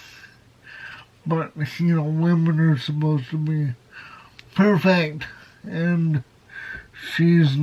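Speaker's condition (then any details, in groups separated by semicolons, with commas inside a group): Cerebral palsy; slight speech impairment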